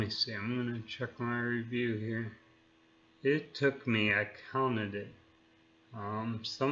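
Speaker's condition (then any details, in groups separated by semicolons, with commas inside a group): Neurological disease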